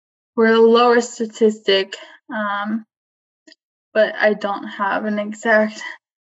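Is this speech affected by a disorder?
Yes: ALS, limb onset; diagnosed at age 25, onset in arms and legs, not bulbar onset; about 10 months since diagnosis, seeing speech language pathologist at clinic, voice and swallowing monitored, voice banking; voice tires and gets close to being lost while talking.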